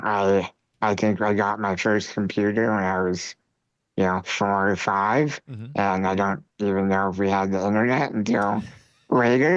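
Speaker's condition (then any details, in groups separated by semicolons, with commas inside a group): Spinal muscular atrophy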